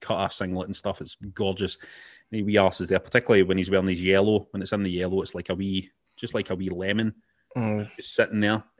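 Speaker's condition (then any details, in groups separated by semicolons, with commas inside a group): No condition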